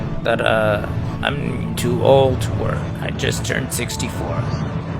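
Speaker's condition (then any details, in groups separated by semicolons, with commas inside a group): No condition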